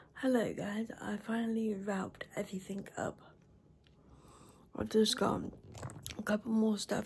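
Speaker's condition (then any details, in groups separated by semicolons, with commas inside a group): Cerebral palsy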